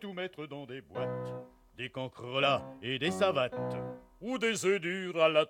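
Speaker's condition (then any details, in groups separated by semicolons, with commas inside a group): No condition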